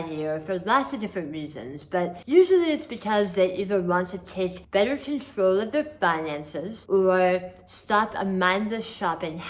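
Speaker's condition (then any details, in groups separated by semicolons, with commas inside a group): Hemi-glossectomy for oral cancer, hemiglossectomy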